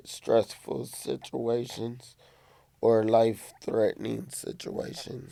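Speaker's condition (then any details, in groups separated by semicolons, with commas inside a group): Cerebral palsy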